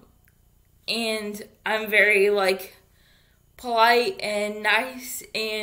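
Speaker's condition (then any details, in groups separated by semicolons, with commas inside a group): Cerebral palsy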